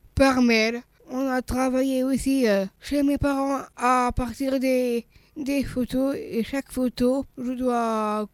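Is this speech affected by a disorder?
Yes: Down syndrome; swallowing problems, slowness, childhood speech therapy to tone tongue.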